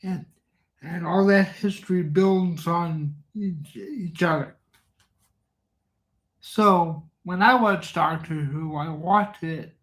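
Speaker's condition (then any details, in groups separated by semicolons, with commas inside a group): Cerebral palsy; from birth, cannot type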